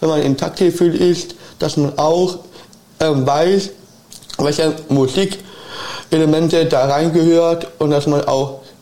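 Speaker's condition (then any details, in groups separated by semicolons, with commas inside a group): Down syndrome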